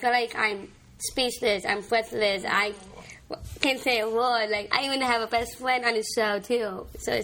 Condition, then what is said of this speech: Down syndrome. And, yes, you have a real direct way of getting to what you're thinking and speaking.